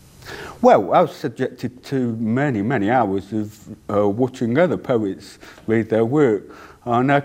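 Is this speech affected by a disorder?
Yes: deafness; cannot hear own voice.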